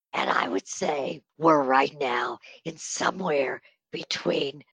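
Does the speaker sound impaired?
Yes: spasmodic dysphonia; on Botox treatment.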